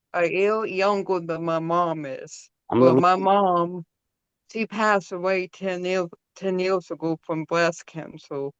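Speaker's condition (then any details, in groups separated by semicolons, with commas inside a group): Cerebral palsy; from birth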